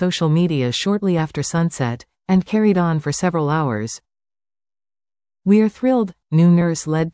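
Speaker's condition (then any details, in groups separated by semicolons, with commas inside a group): No condition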